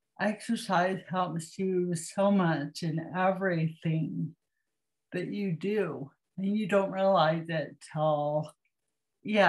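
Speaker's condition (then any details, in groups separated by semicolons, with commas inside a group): Cerebral palsy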